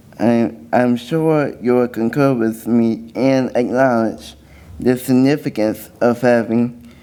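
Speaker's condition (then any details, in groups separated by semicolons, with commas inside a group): Cerebral palsy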